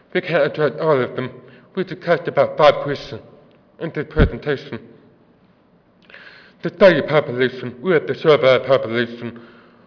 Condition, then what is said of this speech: Deafness. I realize I have an accent.